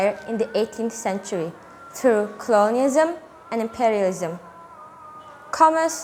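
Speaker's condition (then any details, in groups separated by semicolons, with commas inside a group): No condition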